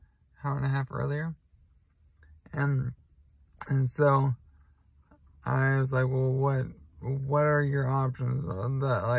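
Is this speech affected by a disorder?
Yes: traumatic brain injury.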